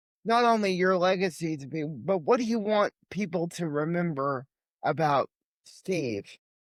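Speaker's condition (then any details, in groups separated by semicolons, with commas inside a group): Cerebral palsy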